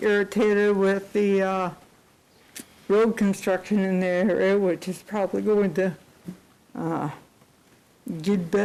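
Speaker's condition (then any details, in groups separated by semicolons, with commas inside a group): Cerebral palsy; unable to type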